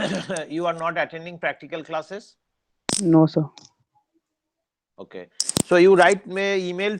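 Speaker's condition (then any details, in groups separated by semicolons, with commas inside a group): No condition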